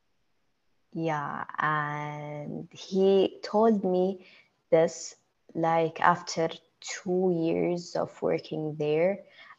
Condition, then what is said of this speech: Stuttering. So I learned English as a second language, and I speak fluently in English more than